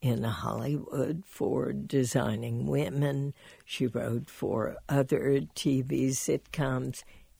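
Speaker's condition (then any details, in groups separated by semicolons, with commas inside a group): Spasmodic dysphonia; from about a week; show unchanged otherwise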